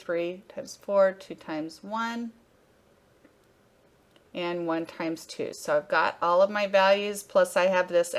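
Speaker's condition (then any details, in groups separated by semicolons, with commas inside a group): No condition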